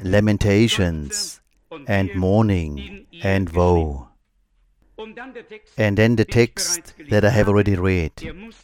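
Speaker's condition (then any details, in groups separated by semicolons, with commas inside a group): No condition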